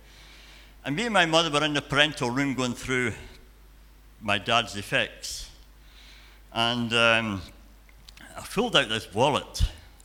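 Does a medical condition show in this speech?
Yes: cleft palate and cleft lip; congenital cleft palate and cleft lip.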